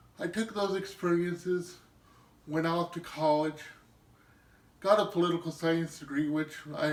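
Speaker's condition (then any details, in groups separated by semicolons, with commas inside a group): Cerebral palsy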